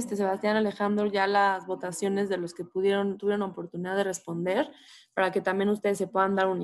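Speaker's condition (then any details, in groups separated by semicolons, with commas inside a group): No condition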